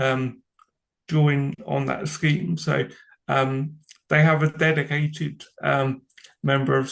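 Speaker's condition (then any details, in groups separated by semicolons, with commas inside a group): Cerebral palsy; from birth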